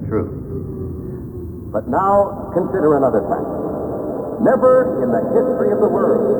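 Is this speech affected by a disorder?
No.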